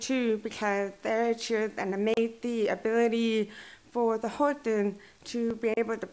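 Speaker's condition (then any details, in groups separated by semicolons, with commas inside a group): Deaf and hard of hearing; hearing aid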